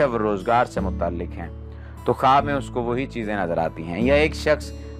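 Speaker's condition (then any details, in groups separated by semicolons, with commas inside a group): No condition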